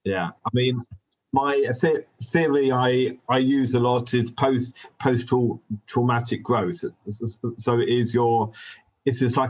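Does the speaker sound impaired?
Yes: stammer; affecting language; here repeated sounds, repeated words.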